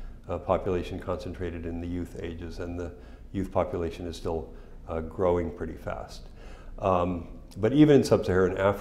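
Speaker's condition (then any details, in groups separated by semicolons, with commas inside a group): No condition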